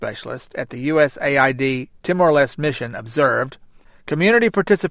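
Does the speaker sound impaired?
No.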